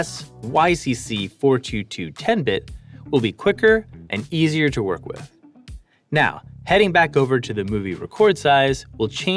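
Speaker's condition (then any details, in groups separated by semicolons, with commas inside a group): No condition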